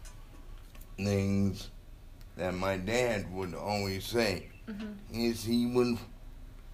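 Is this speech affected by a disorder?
Yes: cerebral palsy; coordination affected, difficulty self-propelling manual wheelchair, electric power chair sought in Kansas.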